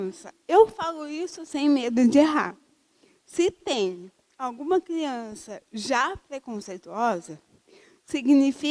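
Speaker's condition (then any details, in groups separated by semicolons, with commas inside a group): Cerebral palsy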